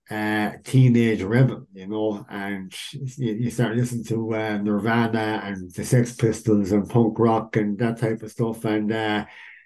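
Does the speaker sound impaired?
Yes: cleft lip and palate; cleft lip and palate present from birth; undergoing orthodontic treatment for aesthetics, jaw surgery coming up shortly, rhinoplasty likely.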